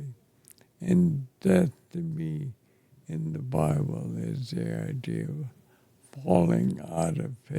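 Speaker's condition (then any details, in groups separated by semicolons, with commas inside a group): ALS; affects chest and throat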